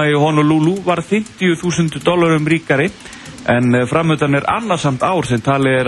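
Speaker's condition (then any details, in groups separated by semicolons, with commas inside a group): No condition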